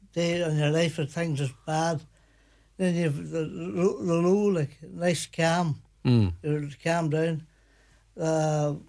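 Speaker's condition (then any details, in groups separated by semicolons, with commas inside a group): Parkinson's; Parkinson's diagnosed about 14 years ago, hand tremor and shake led to diagnosis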